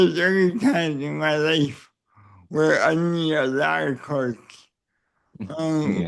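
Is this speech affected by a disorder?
Yes: cerebral palsy; neck surgery went badly.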